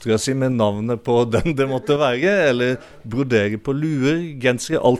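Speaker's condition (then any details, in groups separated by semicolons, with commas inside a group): No condition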